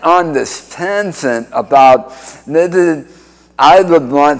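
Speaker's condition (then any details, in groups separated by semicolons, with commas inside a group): Speech impediment after cancer surgery; radiation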